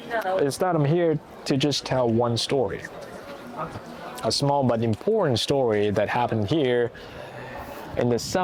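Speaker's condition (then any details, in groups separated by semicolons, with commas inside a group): No condition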